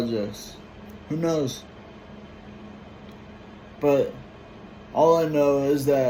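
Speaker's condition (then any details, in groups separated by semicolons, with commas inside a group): Brain injury; relearned talking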